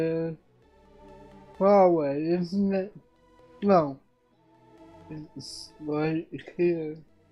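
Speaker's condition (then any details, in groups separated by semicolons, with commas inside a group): Cerebral palsy; affects voice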